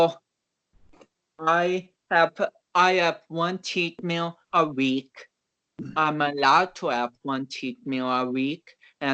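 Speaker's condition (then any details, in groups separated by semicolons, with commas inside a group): Cerebral palsy; shaky during lifts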